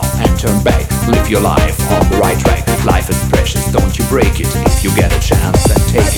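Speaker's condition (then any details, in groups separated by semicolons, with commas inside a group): No condition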